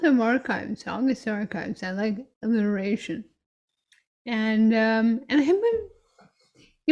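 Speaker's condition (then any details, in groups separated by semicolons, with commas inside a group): Myotonic dystrophy; progressive muscular disease affecting mobility; weaker, low energy, changing mobility, acupuncture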